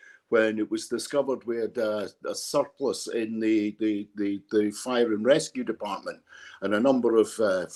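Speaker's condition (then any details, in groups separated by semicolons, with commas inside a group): No condition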